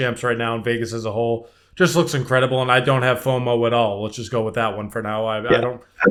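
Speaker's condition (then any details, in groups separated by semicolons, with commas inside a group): No condition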